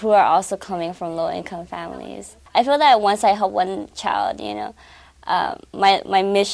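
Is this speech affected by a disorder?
Yes: cleft lip and palate; congenital cleft lip and palate, roof of mouth and lips not fully formed, repaired by dentists, oral surgeons, doctors.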